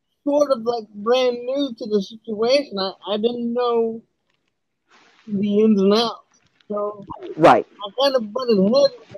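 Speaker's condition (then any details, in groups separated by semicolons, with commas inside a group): Cerebral palsy; uses wheelchair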